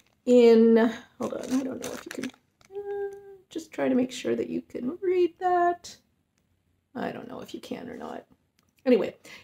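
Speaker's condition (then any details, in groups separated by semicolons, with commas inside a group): No condition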